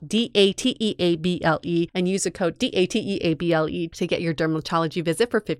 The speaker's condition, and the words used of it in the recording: No condition.